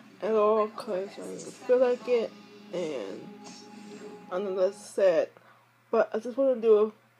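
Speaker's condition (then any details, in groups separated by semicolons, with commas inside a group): Speech impairment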